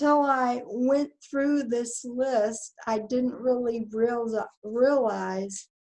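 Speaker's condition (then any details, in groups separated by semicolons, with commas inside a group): ALS; onset with balance loss, backward falls; voice weakening, voice banking begun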